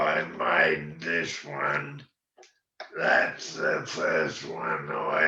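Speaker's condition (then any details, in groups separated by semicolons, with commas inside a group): MND; voice affected early, stable since diagnosis, can no longer sing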